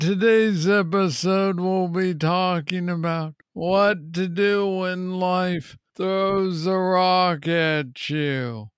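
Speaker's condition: Parkinson's disease; Parkinson's affects speech

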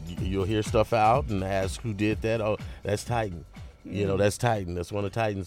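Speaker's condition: No condition

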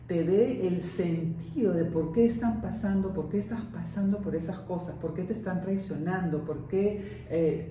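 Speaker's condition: No condition

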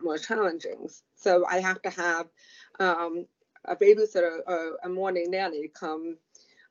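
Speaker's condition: Profound deafness, profound, from meningitis; relearned speaking and lip reading after childhood deafness

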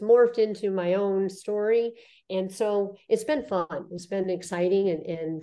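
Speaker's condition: Cleft lip and palate; congenital

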